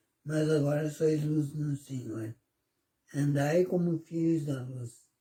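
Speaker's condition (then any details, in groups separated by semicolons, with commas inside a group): Cerebellar ataxia; degenerative hereditary form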